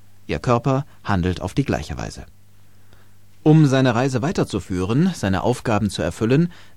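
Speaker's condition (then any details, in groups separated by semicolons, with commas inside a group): No condition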